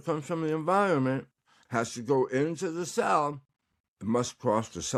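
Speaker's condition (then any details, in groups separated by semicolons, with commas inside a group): Tongue cancer; tongue paralyzed by tumor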